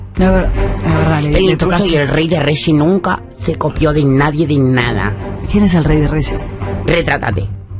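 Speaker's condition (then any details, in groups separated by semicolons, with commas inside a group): No condition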